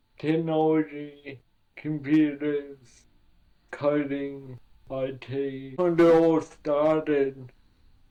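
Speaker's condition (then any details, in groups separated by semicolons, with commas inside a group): Cerebral palsy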